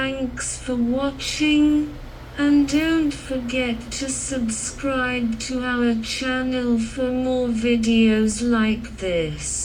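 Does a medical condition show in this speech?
Yes: cerebral palsy.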